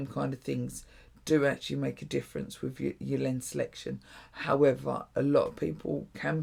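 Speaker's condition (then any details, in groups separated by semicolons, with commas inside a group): No condition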